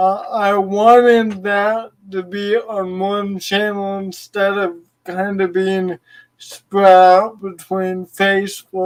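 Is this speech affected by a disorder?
Yes: cerebral palsy.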